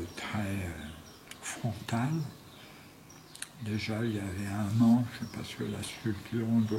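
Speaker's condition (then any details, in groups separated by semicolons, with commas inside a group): Tongue cancer; tracheostomy after surgery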